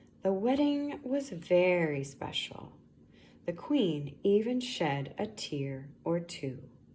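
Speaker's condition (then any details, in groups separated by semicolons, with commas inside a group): No condition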